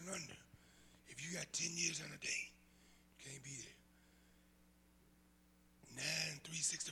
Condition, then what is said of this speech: Throat cancer. Everybody can tell I got some throat issues.